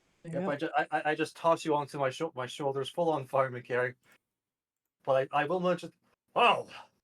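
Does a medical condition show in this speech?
No.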